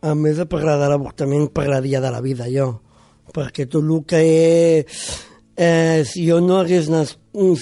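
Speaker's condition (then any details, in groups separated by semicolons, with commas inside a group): Down syndrome; congenital, born with it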